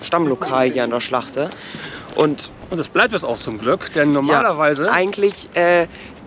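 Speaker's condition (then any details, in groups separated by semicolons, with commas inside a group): No condition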